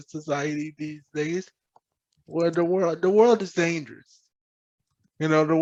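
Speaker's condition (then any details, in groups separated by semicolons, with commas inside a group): Cerebral palsy; present from birth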